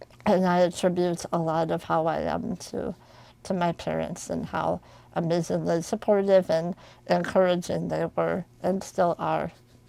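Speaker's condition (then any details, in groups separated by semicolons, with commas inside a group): Spinal muscular atrophy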